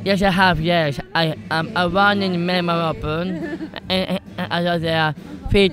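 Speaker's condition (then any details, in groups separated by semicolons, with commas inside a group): Down syndrome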